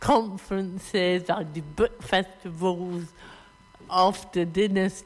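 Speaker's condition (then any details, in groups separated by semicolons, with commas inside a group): Cerebral palsy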